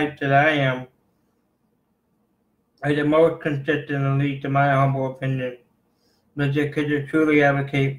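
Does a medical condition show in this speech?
Yes: cerebral palsy.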